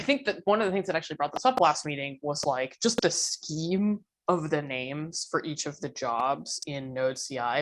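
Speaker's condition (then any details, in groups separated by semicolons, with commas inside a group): No condition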